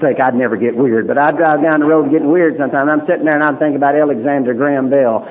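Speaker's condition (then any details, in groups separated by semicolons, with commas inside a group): No condition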